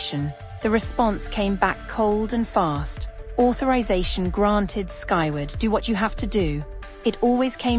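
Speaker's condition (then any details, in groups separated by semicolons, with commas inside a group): No condition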